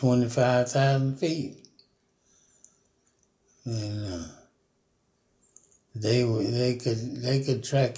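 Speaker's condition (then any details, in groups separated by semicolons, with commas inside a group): Parkinson's; no broken bones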